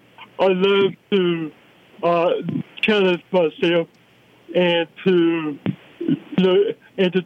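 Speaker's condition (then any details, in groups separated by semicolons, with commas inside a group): Cerebral palsy; balance issue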